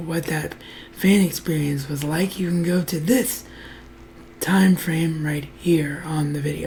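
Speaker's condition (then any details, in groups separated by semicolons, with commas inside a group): Cerebral palsy; wheelchair bound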